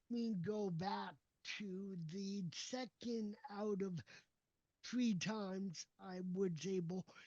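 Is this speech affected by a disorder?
Yes: cerebral palsy; uses walker and wheelchair.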